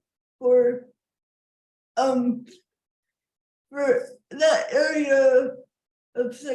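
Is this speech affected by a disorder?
Yes: cerebral palsy; wheelchair user.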